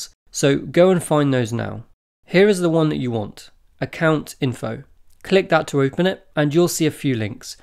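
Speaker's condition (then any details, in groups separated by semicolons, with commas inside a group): No condition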